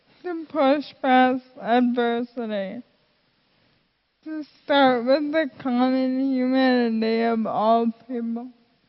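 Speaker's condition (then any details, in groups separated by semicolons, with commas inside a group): Friedreich's ataxia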